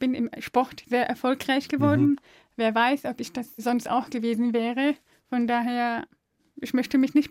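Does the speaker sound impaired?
Yes: deafness; deaf since birth, diagnosed by brainstem audiometry, suspected oxygen lack from cord around neck at birth; hearing aids worn in training, removed for deaf competitions, counts score aloud, uses hand signs; speaks very clearly, spoken language learned via early intervention, mother, Aachen deaf kindergarten, balloons.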